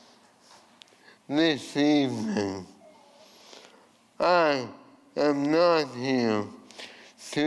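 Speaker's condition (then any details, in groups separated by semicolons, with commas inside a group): ALS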